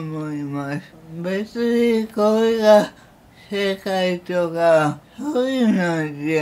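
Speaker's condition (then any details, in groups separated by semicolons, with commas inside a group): Cerebral palsy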